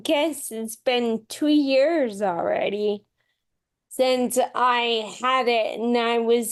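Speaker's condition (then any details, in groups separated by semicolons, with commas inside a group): Friedreich's ataxia; progressive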